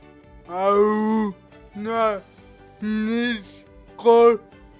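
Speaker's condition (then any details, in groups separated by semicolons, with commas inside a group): Cerebral palsy; short replies, host repeats and checks words, 'parálisis cerebral' came out unclear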